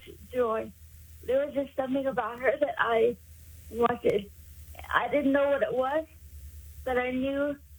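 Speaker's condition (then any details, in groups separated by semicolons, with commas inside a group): Cerebral palsy; born about 3 months early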